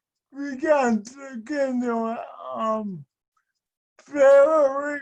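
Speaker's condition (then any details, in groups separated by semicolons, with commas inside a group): Speech and mobility impairment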